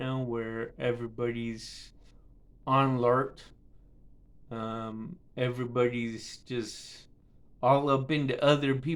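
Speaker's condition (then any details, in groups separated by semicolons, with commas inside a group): Cerebral palsy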